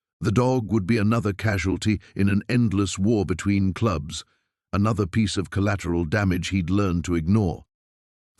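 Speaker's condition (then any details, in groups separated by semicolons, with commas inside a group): No condition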